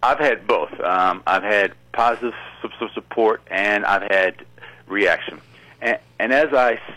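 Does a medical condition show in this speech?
Yes: stuttering; congenital stutter, present since birth, about 50 years, age 50; often lets self stutter openly, stuttering slows situations down; here repeated sounds.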